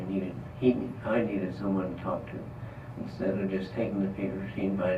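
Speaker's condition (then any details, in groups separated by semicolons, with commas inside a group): Parkinson's disease; trouble talking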